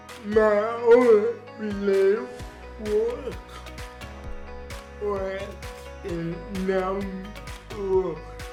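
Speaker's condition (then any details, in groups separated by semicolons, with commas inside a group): Cerebral palsy; spasticity, one side weaker; fewer limitations than others with condition; speech disorder, talking to most people harder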